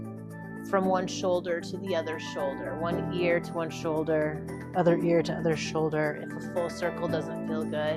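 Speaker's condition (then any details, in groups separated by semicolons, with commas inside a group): No condition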